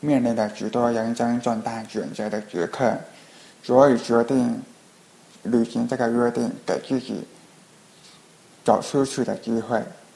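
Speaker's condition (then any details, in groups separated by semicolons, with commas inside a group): Hearing impairment; Skype video calls hard, others speak too fast, gets interrupted, falls behind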